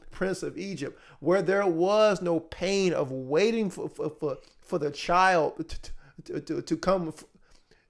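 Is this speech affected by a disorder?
Yes: stuttering; stuttering since childhood, picked on for it as a kid; still wrestling with stuttering in current season; here repeated sounds, prolonged sounds.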